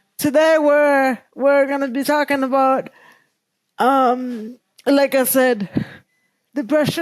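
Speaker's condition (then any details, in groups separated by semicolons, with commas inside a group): Cerebral palsy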